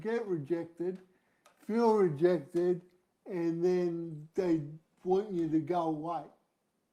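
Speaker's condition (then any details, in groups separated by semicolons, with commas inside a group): Cerebral palsy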